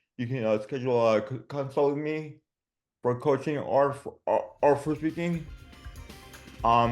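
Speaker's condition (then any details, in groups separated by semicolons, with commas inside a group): Dystonia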